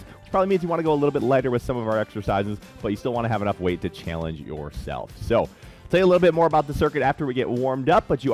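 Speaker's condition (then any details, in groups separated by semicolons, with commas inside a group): No condition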